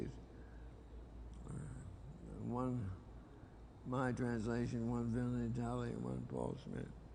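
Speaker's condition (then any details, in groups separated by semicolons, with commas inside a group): Parkinson's disease; diagnosed 20 years ago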